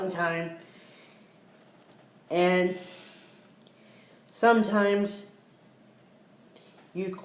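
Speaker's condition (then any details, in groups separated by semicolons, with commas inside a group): Cerebral palsy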